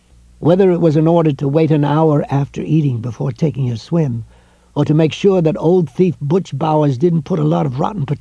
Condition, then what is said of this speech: No condition.